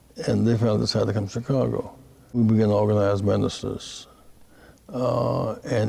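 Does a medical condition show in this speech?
Yes: Parkinson's disease; speech therapy.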